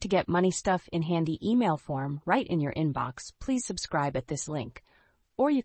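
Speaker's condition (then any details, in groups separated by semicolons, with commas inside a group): No condition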